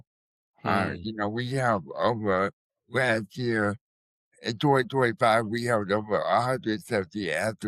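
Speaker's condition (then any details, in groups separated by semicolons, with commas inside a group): Cerebral palsy; uses wheelchair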